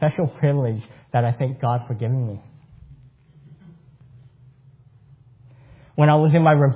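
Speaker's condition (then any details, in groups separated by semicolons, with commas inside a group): Cleft palate; congenital cleft palate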